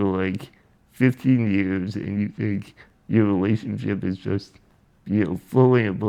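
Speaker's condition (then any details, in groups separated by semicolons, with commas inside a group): Spinal muscular atrophy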